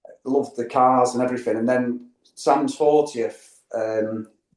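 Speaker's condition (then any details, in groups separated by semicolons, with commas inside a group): No condition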